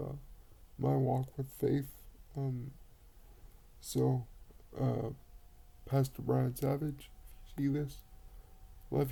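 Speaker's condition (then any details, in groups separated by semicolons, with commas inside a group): Cerebral palsy; quadriplegic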